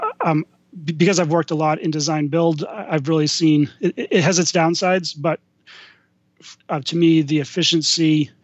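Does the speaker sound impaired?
Yes: stuttering; lifelong stutter; may freeze up mid-speech, then gets back on a roll; here repeated sounds.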